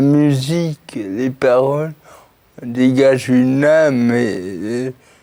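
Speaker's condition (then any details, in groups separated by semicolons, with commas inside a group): Cerebral palsy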